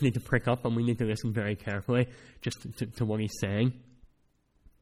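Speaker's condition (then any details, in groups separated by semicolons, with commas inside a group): Cleft palate; speech not that clear at times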